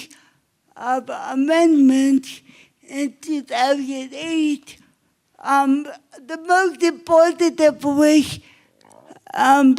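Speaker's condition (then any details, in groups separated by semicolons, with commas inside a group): Cerebral palsy; obvious speech impairment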